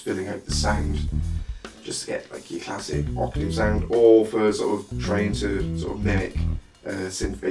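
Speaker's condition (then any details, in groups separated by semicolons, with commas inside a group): No condition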